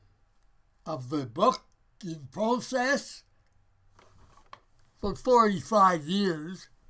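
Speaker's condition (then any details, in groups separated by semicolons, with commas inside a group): Parkinson's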